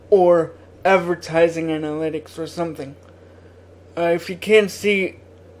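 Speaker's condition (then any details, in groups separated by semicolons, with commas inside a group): Cerebral palsy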